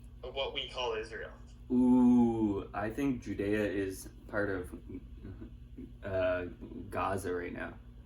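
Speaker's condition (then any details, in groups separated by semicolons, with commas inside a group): No condition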